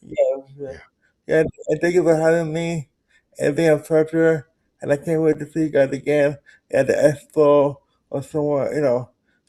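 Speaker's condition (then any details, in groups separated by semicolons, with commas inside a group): Cerebral palsy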